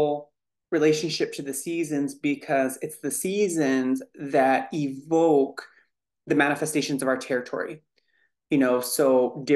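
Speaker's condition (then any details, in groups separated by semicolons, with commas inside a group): No condition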